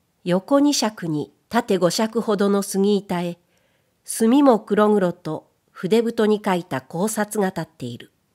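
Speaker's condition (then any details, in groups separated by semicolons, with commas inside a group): No condition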